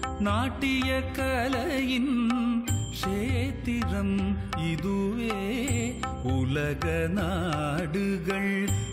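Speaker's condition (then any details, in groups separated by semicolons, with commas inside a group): No condition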